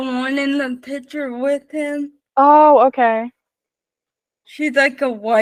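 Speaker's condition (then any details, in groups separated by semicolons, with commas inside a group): Spastic cerebral palsy, mixed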